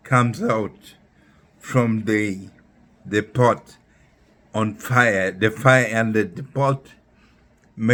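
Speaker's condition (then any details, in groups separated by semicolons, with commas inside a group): Neurological disease after torture; speech affected, relearning to speak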